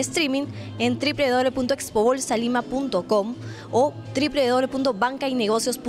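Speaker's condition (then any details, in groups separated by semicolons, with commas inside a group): No condition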